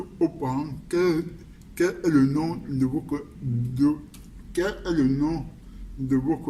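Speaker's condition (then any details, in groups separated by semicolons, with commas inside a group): Cerebral palsy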